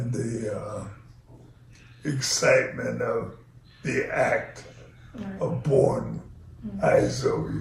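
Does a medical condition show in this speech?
Yes: ALS.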